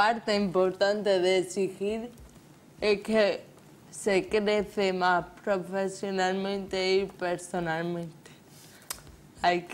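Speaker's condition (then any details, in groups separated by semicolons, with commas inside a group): Cerebral palsy from birth; present from birth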